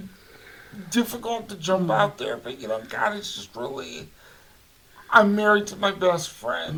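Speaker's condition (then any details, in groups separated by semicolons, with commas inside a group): Cerebral palsy; voice affected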